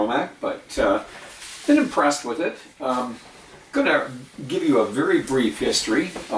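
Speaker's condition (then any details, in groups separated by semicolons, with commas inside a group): No condition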